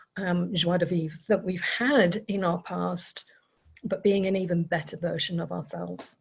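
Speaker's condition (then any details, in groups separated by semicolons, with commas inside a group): No condition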